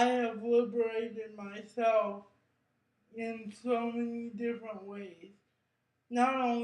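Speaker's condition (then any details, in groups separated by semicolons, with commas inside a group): Cerebral palsy; brain injury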